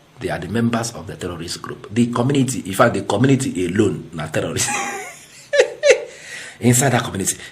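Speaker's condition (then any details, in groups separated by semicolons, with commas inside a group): No condition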